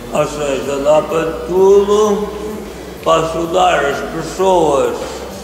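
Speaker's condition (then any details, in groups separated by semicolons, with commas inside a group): Cerebral palsy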